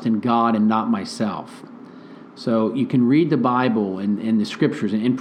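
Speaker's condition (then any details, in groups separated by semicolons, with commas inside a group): No condition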